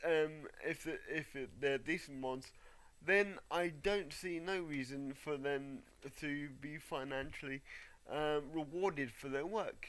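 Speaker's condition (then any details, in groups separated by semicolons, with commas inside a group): Cerebral palsy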